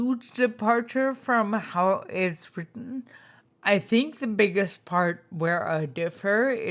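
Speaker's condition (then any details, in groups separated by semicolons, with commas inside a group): Spinocerebellar ataxia type 2, SCA2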